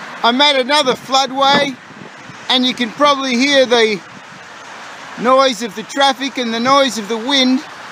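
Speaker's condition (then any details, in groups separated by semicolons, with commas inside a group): No condition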